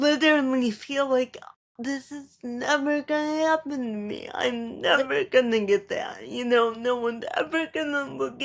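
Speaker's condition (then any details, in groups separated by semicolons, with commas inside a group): Cerebral palsy; speaks differently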